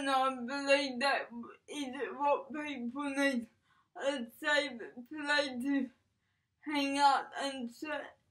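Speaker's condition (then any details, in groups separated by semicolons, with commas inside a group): Cerebral palsy; from birth, affects speech, walking, fingers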